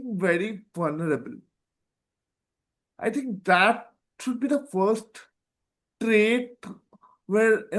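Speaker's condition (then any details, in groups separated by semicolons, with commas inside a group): Cerebral palsy; present from birth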